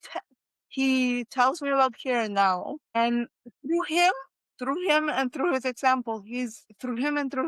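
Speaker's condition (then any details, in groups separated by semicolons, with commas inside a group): Quadriplegic cerebral palsy; quadriplegic, weak shoulders and hands, childhood surgery; tires easily typing, uses voice dictation; cadence differences, shifts in tone and speech strength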